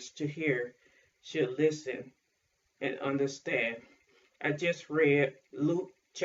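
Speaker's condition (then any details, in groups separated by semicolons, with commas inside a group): No condition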